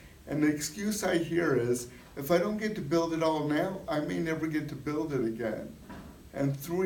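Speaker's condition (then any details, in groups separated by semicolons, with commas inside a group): Cerebral palsy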